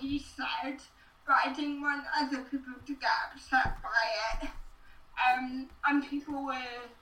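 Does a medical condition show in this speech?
Yes: cerebral palsy.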